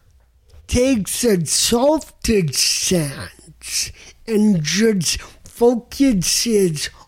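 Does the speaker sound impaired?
Yes: cerebral palsy; developmental, onset before three, non-progressive, motor impairment, speech impediment only visible sign, extensive speech therapy; impediment called an accent, mistaken for drunk, listeners adjust over time, untraditional tenor singing voice.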